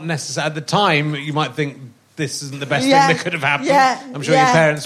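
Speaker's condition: No condition

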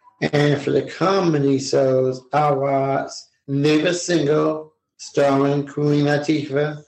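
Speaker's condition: Down syndrome

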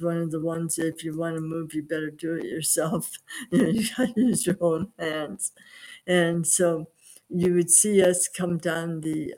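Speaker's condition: Aphasia; former radio voice lost

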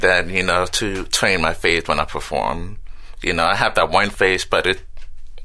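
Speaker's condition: Hearing loss with cochlear implant; uses cochlear implant, may not pick up everything, needs good speaker to feel vibration

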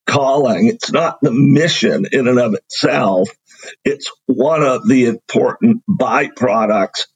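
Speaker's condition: Spasmodic dysphonia; rare acquired neurological voice disorder, adult onset, no known cause or cure, worsened after onset; persisting, talking less limited than early on, voice still audibly affected; began as trouble speaking, first taken for a cold, early talking very limited, still audibly impaired

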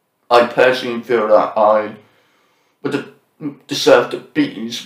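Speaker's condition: Profound deafness with cochlear implants, born profoundly deaf, cochlear implants; captions

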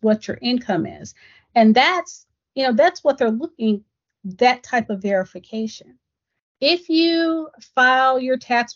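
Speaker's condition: No condition

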